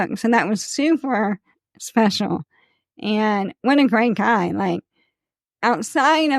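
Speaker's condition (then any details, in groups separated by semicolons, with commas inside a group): ALS; speech slightly slurred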